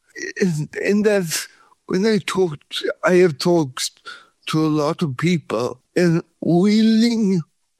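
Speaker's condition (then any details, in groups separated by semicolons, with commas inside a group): Cerebral palsy; pain back within 3 days in Sweden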